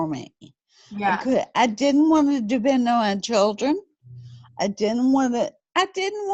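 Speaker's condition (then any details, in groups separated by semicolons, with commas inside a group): Friedreich's ataxia; metabolic component, likened to MS combined with ALS; over 40 years with condition, mobility highly limited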